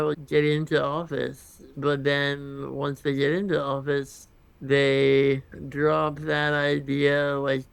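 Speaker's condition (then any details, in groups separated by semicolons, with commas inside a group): Congenital muscular dystrophy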